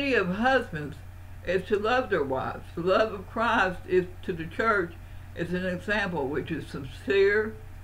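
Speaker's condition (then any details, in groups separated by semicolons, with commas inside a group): Parkinson's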